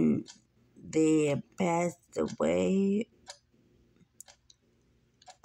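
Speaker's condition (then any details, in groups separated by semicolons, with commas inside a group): Muscular dystrophy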